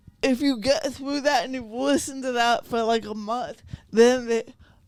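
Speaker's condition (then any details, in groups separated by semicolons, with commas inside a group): Cerebral palsy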